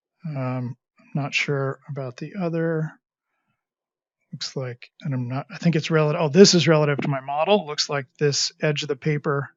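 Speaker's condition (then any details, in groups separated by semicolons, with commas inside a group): No condition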